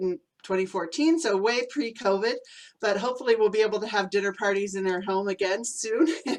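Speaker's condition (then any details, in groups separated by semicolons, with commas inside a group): No condition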